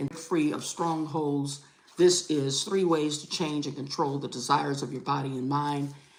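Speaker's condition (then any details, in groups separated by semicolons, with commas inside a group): No condition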